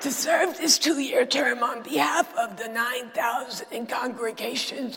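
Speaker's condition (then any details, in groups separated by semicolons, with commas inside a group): Dysphonia; not a sore throat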